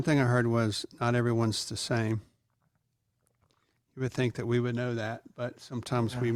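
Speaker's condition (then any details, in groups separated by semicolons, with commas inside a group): No condition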